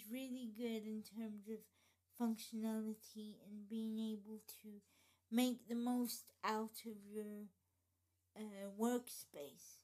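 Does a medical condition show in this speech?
Yes: cerebral palsy.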